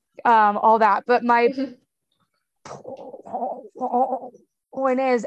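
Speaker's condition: Stutter; past speech therapy, used fluency strategies, phone listener once thought the line was cutting out; stutters openly all the time, uses strategies less than before; stutters through words, speech improves with drinking; blocks

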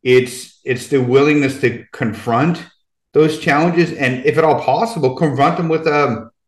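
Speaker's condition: No condition

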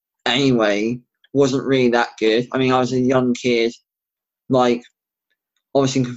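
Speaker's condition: Bilateral cleft lip and palate; jaw surgery planned

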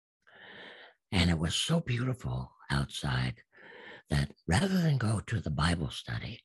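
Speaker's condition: Absent vocal cords; from gunshot through neck

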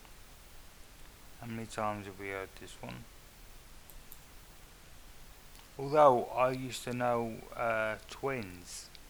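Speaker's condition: Multiple sclerosis; eyes struggling today, reading slowly, denies fatigue as such

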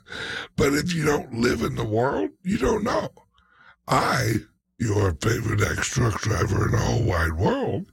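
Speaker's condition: Speech impediment, mild; slight speech impediment

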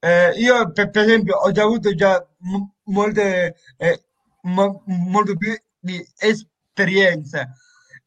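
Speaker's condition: Stuttering; ongoing online speech therapy via Skype with a speech therapist, long-term, with another young man; stutters too much, working on voice to sound smoother in scripts and monologues; repeated sounds, repeated words, prolonged sounds

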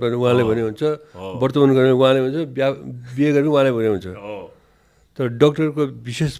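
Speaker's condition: Parkinson's disease; gait trouble, arm knocking waist, spotted by Dr Basanta Pant, DBS advised by Dr Takaomi Taira; about 12 years since diagnosis, DBS first in Nepal successful, stable, steps shrinking, shakes a lot

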